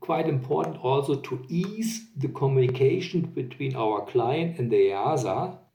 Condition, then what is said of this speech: None; typical speech.